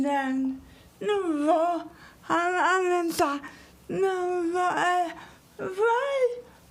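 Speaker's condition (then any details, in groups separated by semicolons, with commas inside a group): Cerebral palsy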